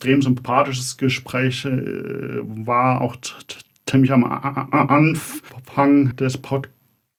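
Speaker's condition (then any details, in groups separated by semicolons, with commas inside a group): Stuttering; severity varies in phases, handled openly; stuttering never severe enough to stop finishing a reporting story; prolonged sounds, blocks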